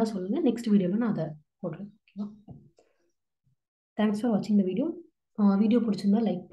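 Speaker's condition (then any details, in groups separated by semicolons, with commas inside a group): No condition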